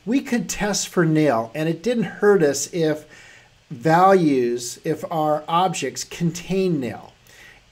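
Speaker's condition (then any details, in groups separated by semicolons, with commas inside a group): No condition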